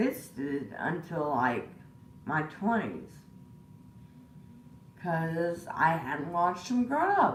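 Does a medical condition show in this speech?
Yes: disability causing slurred speech.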